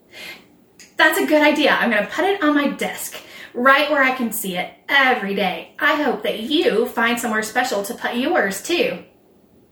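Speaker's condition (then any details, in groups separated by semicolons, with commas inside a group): No condition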